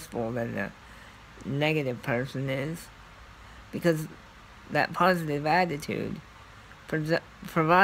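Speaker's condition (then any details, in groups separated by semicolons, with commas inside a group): Cerebral palsy; scoliosis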